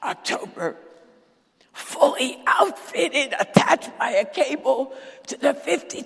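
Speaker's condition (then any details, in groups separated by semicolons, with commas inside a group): Dysphonia; dysphonia diagnosed about a decade ago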